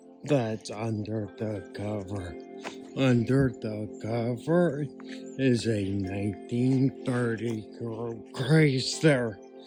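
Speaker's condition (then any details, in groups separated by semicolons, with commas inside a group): Ataxia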